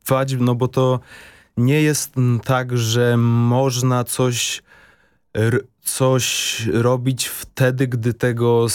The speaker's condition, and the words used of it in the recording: Stuttering. Słychać, że się jąkasz i to jest właśnie ta granica, o której będziemy rozmawiać, bo tak.